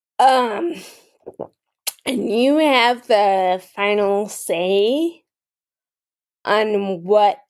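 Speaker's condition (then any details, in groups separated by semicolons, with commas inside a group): Friedreich's ataxia, mild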